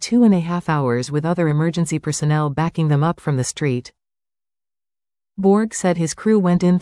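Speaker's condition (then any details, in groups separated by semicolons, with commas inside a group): No condition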